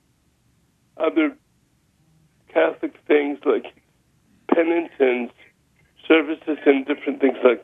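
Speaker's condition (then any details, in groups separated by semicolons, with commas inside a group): Spastic cerebral palsy; lifelong wheelchair use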